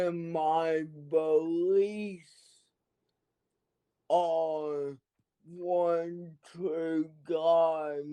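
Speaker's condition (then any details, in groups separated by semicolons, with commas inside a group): Cerebral palsy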